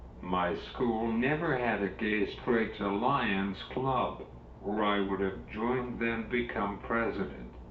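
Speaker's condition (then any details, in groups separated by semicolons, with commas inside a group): Cerebral palsy; quadriplegic, prenatal onset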